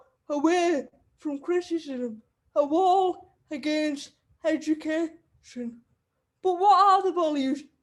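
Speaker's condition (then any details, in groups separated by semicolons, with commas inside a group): Cerebral palsy; wheelchair user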